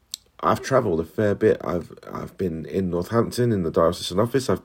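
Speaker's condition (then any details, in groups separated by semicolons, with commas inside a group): No condition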